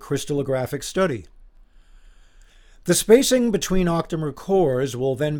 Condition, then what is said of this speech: No condition.